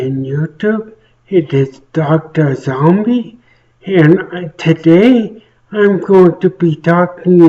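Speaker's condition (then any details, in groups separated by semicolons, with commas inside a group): Traumatic brain injury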